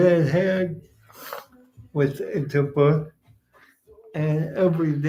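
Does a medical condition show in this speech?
Yes: cerebral palsy; uses wheelchair.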